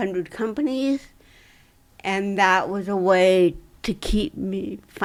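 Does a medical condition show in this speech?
Yes: dystonia.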